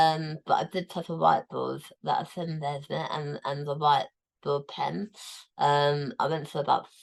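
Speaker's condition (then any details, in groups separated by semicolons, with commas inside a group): Tongue cancer, tongue removed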